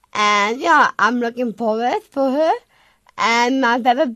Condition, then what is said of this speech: Down syndrome. She speaks a lot slower.